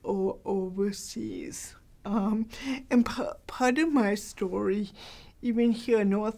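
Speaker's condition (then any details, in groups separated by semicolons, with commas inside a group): Cerebral palsy, mild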